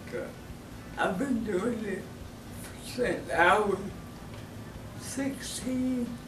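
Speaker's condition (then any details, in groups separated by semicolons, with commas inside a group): Cerebral palsy; cerebral palsy, affects walking and hands; speech impairment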